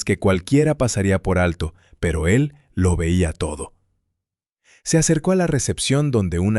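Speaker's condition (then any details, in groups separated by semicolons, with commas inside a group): No condition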